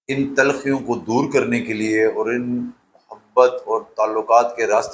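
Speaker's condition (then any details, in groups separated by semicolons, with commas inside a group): No condition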